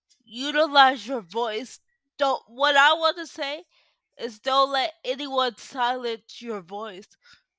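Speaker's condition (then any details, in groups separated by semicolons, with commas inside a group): Cerebral palsy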